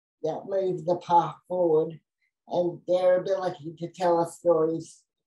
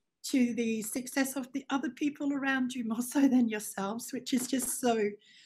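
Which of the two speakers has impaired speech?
The first: cerebral palsy; diagnosed in childhood.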